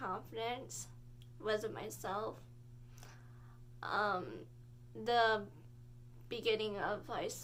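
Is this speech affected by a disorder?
Yes: cerebral palsy.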